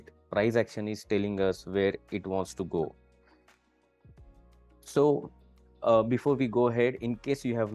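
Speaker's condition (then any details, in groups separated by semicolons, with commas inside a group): No condition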